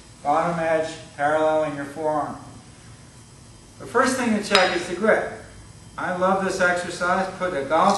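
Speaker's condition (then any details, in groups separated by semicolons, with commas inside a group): No condition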